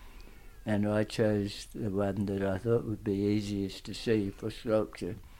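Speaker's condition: Tongue cancer; aggressive tongue cancer

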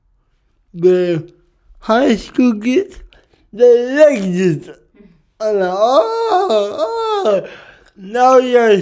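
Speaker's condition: Cerebral palsy; speech can be hard sometimes

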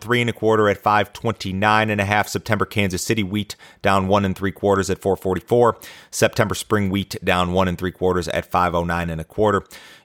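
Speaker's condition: No condition

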